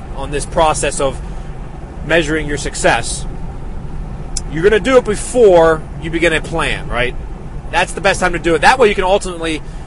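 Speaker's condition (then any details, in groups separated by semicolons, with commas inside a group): No condition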